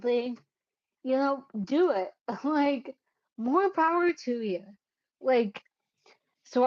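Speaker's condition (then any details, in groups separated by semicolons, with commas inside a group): Cerebellar ataxia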